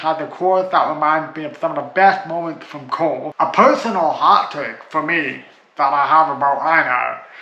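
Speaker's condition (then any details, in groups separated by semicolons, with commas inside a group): Cerebral palsy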